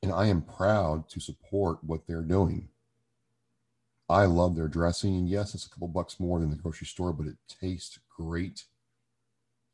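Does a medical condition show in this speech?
No.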